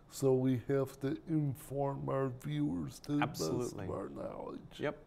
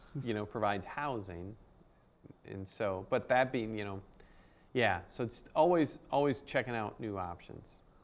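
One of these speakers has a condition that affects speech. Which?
The first: cerebral palsy; present from birth; speech impairment.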